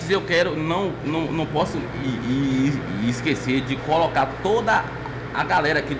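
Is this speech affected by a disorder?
Yes: stuttering; stutters when talking, no stuttering when singing, hard for listeners to understand; here repeated words, prolonged sounds.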